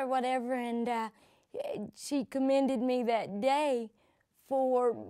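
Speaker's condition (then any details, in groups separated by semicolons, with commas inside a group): Cerebral palsy; from birth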